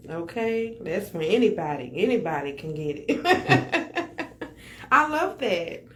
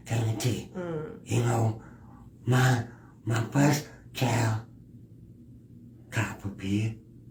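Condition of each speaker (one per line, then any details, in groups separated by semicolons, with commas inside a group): No condition
Cerebral palsy; affects walking; not in wheelchair, not visibly apparent; speech issues, drools, spits a little when speaking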